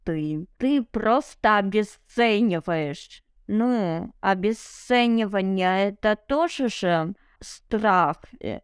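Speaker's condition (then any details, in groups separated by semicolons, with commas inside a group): Cerebral palsy; no wheelchair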